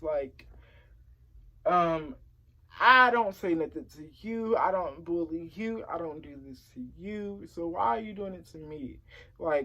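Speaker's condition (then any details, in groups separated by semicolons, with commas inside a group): Cerebral palsy; since early childhood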